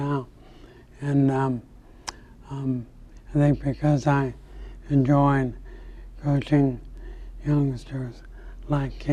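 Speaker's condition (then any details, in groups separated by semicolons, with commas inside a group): ALS; about 10 years after onset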